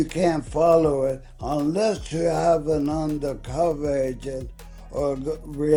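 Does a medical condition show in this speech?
Yes: ALS.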